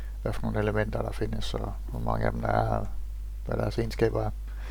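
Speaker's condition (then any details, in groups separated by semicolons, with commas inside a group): No condition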